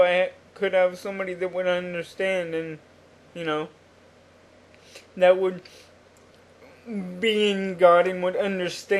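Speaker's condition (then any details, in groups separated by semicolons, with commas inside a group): Cerebral palsy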